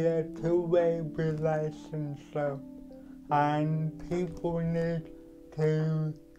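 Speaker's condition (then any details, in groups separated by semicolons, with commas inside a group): Cerebral palsy; speech improved over time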